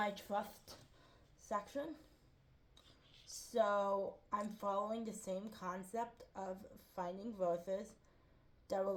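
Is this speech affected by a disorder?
Yes: cerebral palsy.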